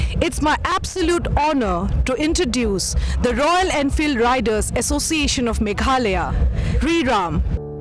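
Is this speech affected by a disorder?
No.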